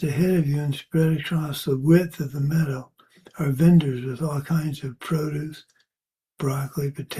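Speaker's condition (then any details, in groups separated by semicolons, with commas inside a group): Parkinson's; age 73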